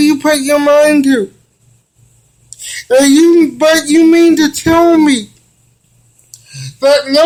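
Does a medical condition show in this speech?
Yes: cerebral palsy; from birth; physical therapy.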